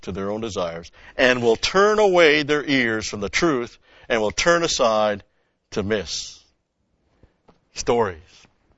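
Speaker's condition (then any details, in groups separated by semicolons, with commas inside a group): No condition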